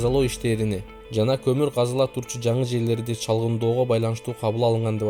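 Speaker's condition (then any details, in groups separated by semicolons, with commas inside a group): No condition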